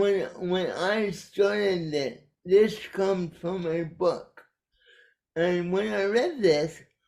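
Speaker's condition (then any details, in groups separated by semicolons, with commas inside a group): Cerebral palsy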